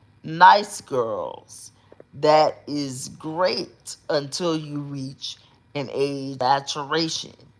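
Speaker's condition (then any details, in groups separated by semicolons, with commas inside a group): Cerebral palsy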